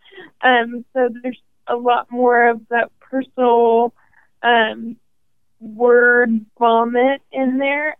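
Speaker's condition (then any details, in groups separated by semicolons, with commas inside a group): ALS; diagnosed at 27 after 18 months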